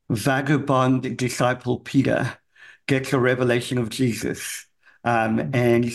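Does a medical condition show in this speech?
Yes: cleft palate; congenital.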